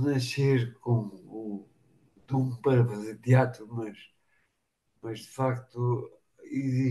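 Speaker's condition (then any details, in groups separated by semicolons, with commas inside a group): Machado-Joseph disease (sca3)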